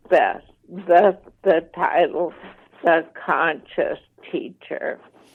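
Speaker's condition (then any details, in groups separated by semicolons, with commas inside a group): ALS, mild; voice slightly impaired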